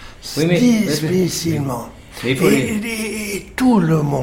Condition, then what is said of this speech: Aphasia. Et tout le monde, deux ou trois ou quatre personnes, m'entendent bien, ok?